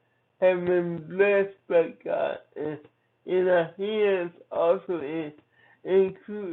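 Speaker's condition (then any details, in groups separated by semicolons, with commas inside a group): Cerebral palsy; from birth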